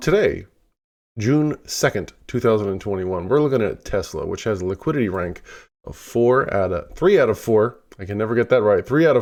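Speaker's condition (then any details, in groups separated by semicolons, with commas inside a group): No condition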